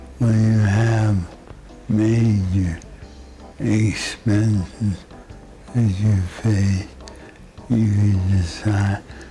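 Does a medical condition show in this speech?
Yes: Parkinson's disease.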